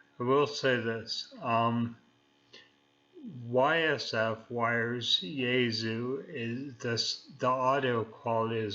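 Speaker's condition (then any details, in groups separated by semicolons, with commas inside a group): Neurological disease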